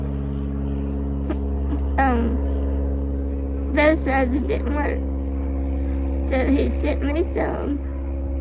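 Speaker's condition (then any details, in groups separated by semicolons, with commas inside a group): Spinal muscular atrophy type 2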